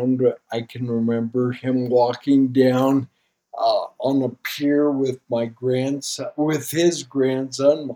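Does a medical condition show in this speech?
Yes: spinocerebellar ataxia type 3, SCA3 (Machado-Joseph disease); inherited CAG repeat affecting cerebellum, onset noticed as stumbling while marathon training, affects gait, fine motor skills, mood; symptomatic, no current treatment, hoping ASO (antisense oligonucleotide) therapy halts progression without reversing symptoms; speech somewhat distorted, swallowing affected, chokes when swallowing.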